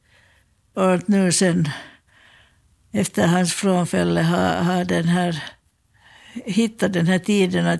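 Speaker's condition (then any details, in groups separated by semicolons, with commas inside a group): Parkinson's disease; slightly shaky, very clumsy fumbling hands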